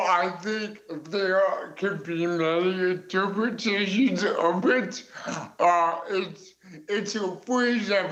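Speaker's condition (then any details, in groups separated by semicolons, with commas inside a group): Cerebral palsy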